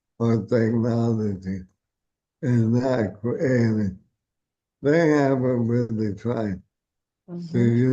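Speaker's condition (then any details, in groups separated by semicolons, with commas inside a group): ALS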